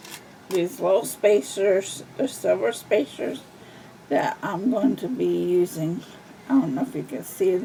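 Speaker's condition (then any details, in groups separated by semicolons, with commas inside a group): Cerebral palsy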